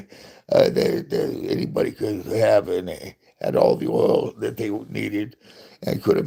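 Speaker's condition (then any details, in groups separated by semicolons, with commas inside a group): Parkinson's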